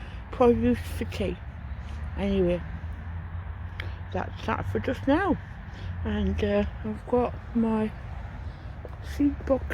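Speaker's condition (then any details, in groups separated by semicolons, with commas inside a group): Tongue cancer, partial glossectomy; speaking slightly differently since tongue surgery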